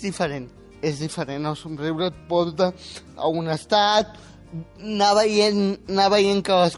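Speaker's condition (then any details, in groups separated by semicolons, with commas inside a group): Spastic quadriplegic cerebral palsy; control of speech retained, good communicative ability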